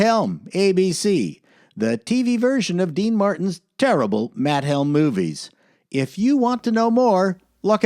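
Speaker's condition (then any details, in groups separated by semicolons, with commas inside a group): No condition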